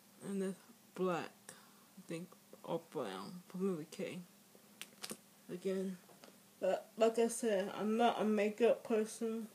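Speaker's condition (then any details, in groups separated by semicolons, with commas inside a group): Speech impairment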